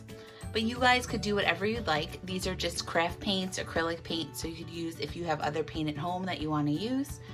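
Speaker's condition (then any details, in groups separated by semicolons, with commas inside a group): No condition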